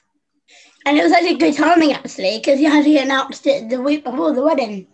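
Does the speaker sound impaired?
Yes: Down syndrome; adult woman, 25.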